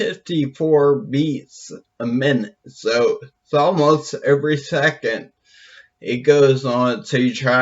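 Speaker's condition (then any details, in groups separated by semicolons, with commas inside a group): Brain injury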